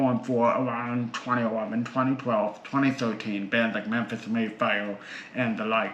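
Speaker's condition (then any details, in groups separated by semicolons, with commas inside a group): Cerebral palsy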